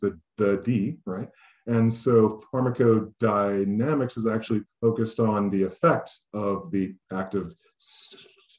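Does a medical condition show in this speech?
Yes: stuttering; lifelong stutter, cannabis reported to help stuttering; here repeated words, prolonged sounds.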